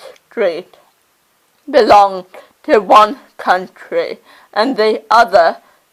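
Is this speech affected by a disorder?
Yes: cerebral palsy; oxygen starvation at birth.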